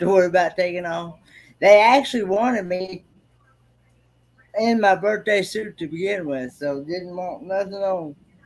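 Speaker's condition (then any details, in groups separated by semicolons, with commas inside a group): Cerebral palsy; malformed internal organs; recovering from recent surgery, liquid diet; voice recovering, sore throat after intubation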